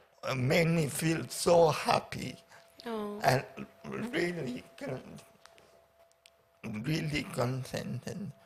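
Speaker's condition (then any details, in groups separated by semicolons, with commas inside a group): Paraplegia with essential tremor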